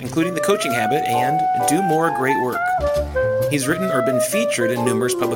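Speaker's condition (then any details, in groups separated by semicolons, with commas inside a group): No condition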